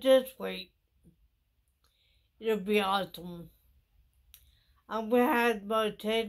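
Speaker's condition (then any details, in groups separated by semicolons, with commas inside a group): Traumatic brain injury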